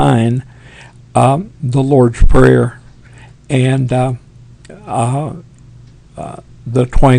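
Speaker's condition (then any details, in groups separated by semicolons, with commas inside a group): Parkinson's; tremors as early symptom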